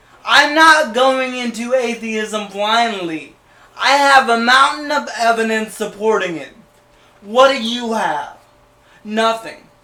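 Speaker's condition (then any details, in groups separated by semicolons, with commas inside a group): Cerebral palsy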